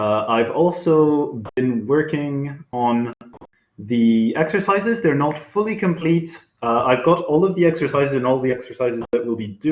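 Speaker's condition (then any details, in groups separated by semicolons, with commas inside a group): No condition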